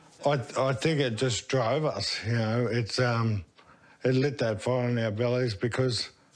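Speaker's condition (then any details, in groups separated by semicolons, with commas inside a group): Motor neurone disease; affects half of body, spreading to legs; over four years since diagnosis, weakening, occasional falls; speech now affected, swallowing and talking still possible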